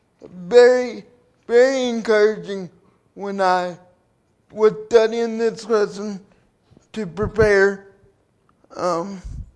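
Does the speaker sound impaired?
Yes: cerebral palsy; from birth, due to birth complications, 37 years since onset, carried by parents and friends since birth.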